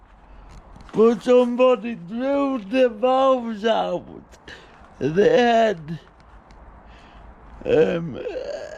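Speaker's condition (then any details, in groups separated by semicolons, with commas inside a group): Cerebral palsy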